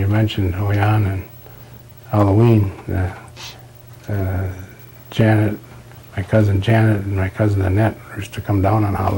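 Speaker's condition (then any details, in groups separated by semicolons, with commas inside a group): Parkinson's disease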